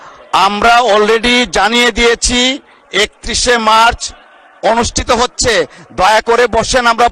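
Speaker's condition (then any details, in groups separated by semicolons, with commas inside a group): No condition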